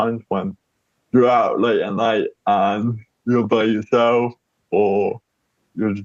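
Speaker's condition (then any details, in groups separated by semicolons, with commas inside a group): Cerebral palsy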